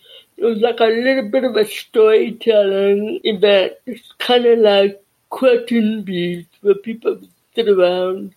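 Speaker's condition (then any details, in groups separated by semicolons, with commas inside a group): Deafness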